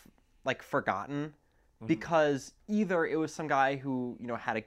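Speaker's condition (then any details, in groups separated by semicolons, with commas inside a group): No condition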